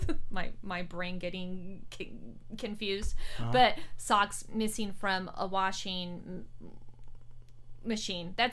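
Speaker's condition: Stuttering; described as a non-apparent disability, childhood link to Wells at Children's Hospital of Oakland; stutters openly, performs stand-up as a stuttering comic; once minimized talking, did not assert voice, changed after National Stuttering Association conference; repeated sounds, repeated words, blocks

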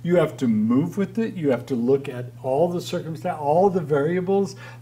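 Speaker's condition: No condition

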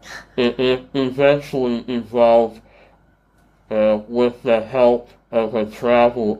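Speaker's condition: Treacher Collins syndrome; wears hearing aid

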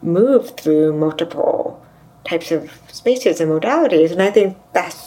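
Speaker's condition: Deafness, severe to profound; implant worse ear 34

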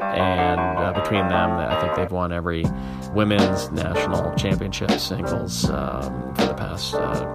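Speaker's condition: No condition

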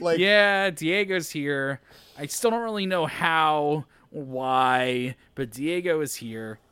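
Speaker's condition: No condition

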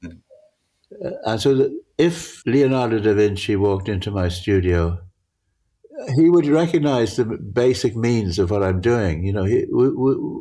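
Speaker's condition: Parkinson's; grouped objects merge together

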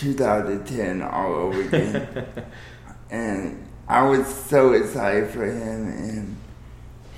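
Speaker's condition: Cerebral palsy

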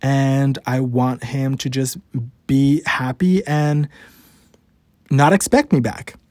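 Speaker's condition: Stutter; adult stutter, noticed at work and by ex-fiance; prolonged sounds, blocks

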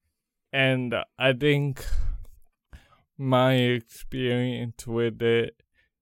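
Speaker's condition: Cerebral palsy; congenital

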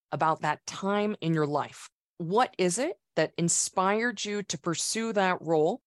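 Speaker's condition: No condition

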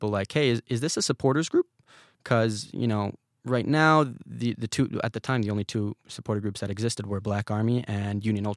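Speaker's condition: No condition

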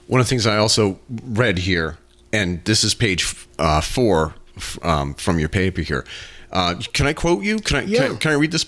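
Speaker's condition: No condition

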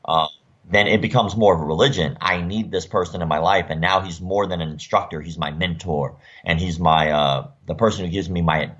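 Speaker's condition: Cleft lip and palate; surgically repaired

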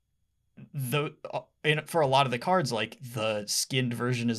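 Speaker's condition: No condition

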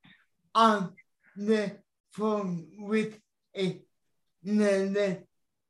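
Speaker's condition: Cerebral palsy

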